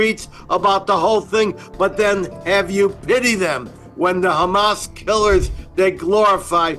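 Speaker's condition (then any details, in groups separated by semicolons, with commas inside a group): No condition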